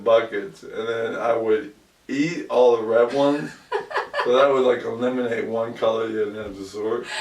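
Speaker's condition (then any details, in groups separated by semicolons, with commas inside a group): ALS; about 2 years since onset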